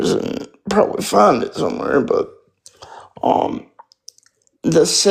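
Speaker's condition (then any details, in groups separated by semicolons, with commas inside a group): Spastic quadriplegic cerebral palsy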